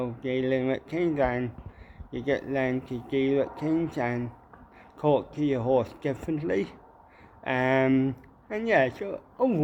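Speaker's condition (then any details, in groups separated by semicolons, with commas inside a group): Mild cerebral palsy; mild, ataxic type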